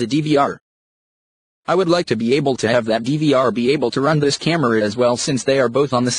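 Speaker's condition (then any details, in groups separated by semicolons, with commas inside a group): No condition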